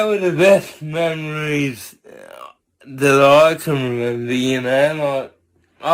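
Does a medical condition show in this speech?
Yes: cerebral palsy; from birth, tight muscles.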